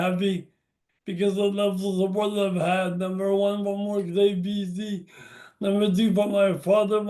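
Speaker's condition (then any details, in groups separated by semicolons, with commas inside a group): Brain injury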